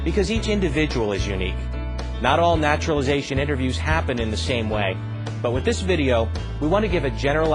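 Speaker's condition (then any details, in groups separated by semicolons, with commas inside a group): No condition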